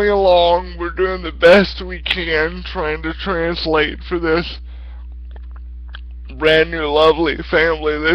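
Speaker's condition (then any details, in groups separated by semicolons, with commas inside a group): Cerebral palsy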